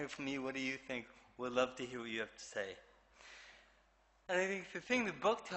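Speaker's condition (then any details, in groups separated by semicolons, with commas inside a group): Cerebral palsy; affects movement and speech, delayed walking and talking; physical and occupational therapy from early age; speech awkward, hard to begin speaking, deliberate speech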